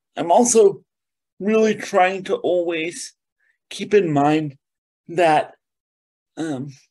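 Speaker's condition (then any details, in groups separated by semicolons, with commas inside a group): Cerebral palsy; mainly lower limbs affected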